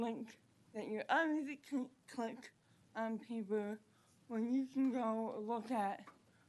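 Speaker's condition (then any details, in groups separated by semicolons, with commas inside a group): Cerebral palsy; present from birth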